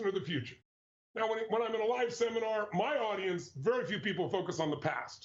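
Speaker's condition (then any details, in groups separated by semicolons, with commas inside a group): No condition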